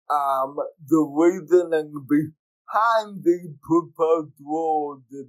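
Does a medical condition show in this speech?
Yes: cerebral palsy; speech therapy in childhood.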